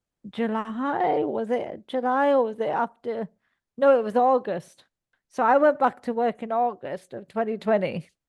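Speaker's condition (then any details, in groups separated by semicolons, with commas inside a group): Cerebral palsy; all four limbs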